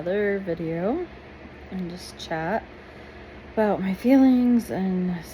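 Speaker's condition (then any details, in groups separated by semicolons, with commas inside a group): No condition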